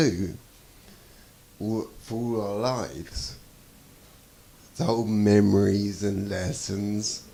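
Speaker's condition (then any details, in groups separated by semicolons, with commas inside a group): Traumatic brain injury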